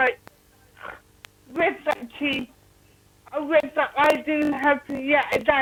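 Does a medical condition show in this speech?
Yes: cerebral palsy.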